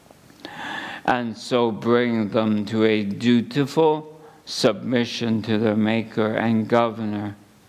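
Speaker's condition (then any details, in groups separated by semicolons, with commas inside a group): ALS; at least a couple of months since diagnosis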